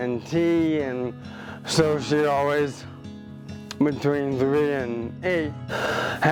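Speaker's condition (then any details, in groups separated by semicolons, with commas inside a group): ALS; affects arms, hands, neck, tongue, lips, cheeks, throat; in phase three stem cell trial; slurred, poor speech, expects to lose speech entirely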